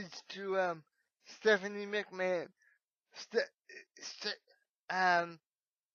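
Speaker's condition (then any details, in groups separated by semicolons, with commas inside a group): Cerebral palsy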